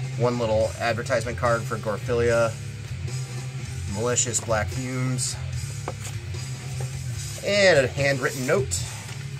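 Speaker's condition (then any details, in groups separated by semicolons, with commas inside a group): No condition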